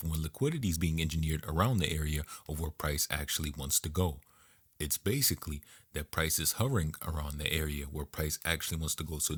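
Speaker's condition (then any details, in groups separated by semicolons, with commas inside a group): No condition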